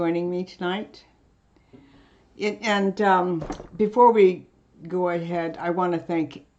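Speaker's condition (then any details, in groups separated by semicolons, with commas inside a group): No condition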